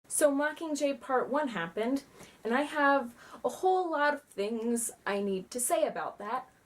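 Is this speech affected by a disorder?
No.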